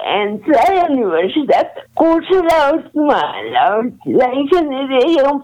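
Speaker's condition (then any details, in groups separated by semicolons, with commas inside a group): Cerebral palsy; only crawled at 18 months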